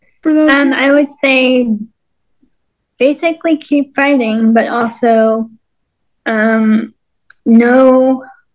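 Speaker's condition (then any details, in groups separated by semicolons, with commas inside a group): Cerebral palsy and multiple sclerosis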